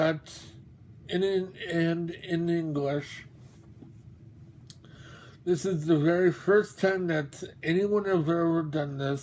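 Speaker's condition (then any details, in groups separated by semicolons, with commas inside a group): Mobius syndrome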